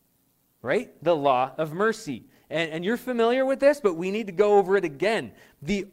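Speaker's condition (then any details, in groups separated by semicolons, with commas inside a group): No condition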